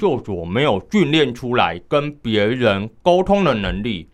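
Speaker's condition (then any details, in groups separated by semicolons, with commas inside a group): Hearing impairment; unusual high-frequency hearing loss, low frequencies near normal, market hearing aids largely ineffective, uses atypical assistive device; mild, high pitches barely heard, misses teammates' calls without assistive device, uses hand signals; underwent speech rehabilitation therapy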